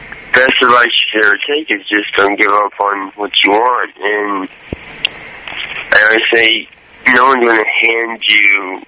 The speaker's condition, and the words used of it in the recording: Cerebral palsy. Since I don't really use crutches and my character has more of a stutter, they really wanted someone that really had a severe case of